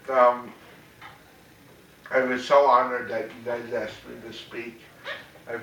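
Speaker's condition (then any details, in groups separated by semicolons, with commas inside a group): Cerebral palsy, mild; mainly affects speech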